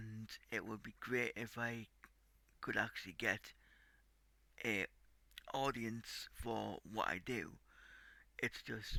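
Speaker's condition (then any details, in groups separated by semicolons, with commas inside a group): Cerebral palsy; tight muscles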